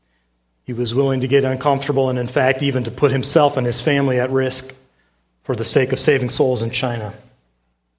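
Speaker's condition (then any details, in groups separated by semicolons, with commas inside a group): No condition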